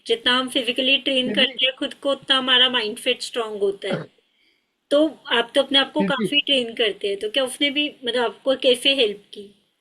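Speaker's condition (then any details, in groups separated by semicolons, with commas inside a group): No condition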